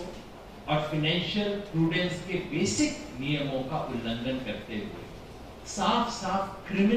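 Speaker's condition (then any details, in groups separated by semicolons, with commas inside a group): No condition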